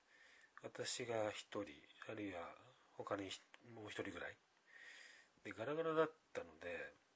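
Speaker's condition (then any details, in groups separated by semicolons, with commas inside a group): No condition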